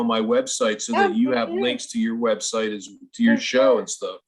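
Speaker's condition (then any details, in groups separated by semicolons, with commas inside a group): No condition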